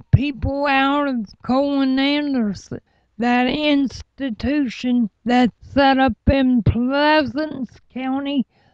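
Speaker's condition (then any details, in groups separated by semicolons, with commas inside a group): Cerebral palsy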